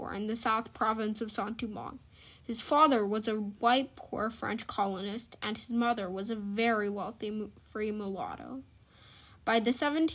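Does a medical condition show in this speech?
No.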